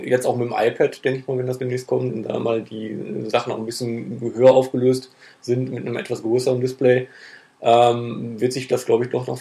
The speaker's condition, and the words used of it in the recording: None; typical speech.